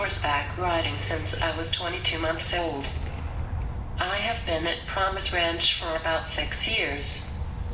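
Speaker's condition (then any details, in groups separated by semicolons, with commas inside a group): No condition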